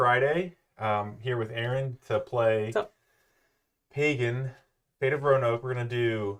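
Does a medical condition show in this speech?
No.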